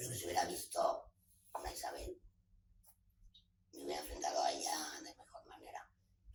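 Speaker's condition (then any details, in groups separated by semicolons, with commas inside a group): Total laryngectomy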